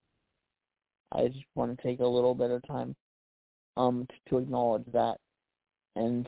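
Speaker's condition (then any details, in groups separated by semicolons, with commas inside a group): Cerebral palsy; past challenges speaking up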